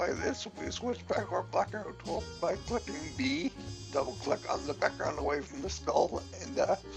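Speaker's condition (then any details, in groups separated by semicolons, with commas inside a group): Cerebellar ataxia from brain tumour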